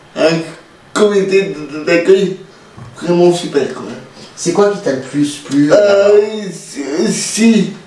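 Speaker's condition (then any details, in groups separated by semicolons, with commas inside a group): Cerebral palsy; uses wheelchair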